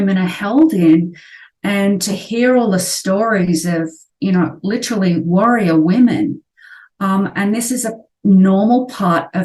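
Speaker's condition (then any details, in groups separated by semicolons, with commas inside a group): No condition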